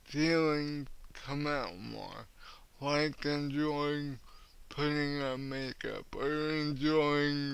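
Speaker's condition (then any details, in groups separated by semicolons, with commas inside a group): Cerebral palsy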